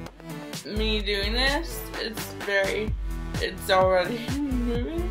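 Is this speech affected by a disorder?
Yes: cerebral palsy, mild.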